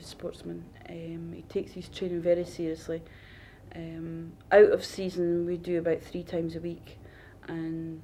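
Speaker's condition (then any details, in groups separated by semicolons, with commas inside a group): No condition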